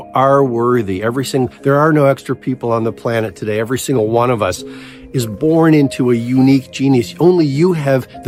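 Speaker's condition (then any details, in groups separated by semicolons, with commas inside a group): No condition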